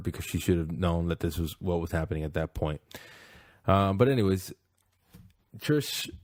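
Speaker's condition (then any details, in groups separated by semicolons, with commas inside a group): No condition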